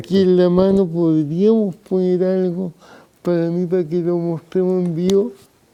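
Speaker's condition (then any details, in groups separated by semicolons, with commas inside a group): Cerebral palsy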